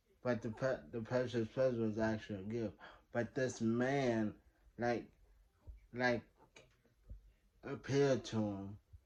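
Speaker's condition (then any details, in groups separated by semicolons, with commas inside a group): Traumatic brain injury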